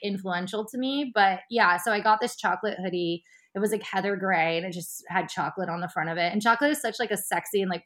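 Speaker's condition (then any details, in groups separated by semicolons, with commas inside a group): No condition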